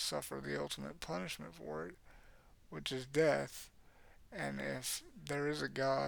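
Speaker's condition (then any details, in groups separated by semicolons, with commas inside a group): Cerebral palsy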